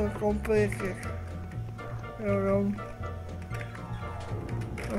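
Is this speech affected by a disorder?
Yes: cerebral palsy.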